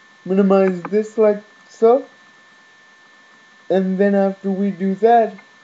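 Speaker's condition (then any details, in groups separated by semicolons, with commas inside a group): Cerebral palsy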